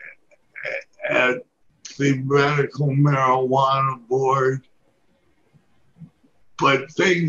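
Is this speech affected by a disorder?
Yes: Parkinson's disease.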